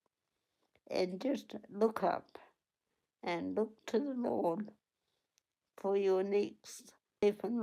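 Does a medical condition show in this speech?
Yes: cerebral palsy; onset at 8 days old.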